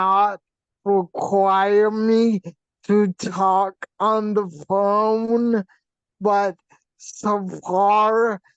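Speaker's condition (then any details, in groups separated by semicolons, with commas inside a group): Facial paralysis from hydrocephalus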